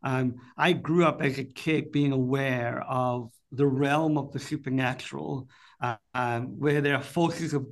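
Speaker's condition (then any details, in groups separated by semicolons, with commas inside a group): Cleft palate; speech impediment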